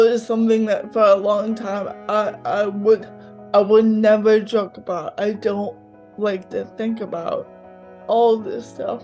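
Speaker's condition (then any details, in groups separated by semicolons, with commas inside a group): Cerebral palsy, mild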